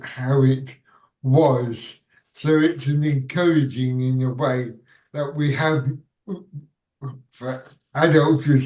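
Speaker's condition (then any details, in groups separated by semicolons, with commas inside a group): Cerebral palsy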